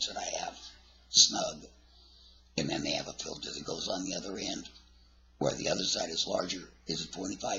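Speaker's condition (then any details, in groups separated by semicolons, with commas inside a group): Laryngectomy; neck breather, may be unable to speak in emergency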